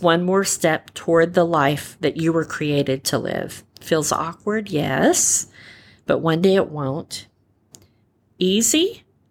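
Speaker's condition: Repaired cleft palate, cleft palate without cleft lip; only one surgery lifetime

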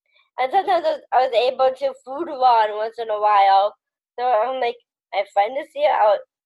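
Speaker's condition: Down syndrome

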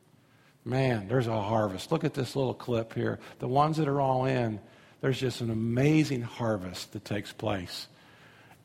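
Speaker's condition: No condition

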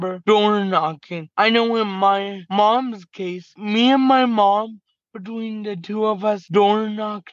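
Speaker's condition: Cerebral palsy, mild

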